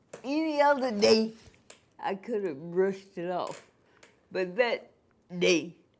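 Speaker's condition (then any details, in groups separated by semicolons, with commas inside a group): Cerebral palsy; from birth; voice sounds different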